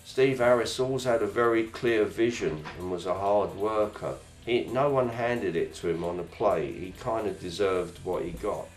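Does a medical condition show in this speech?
No.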